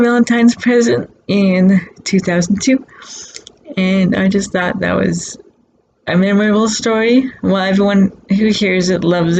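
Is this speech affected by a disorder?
Yes: cerebral palsy.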